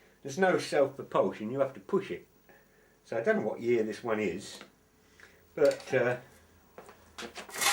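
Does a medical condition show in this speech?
No.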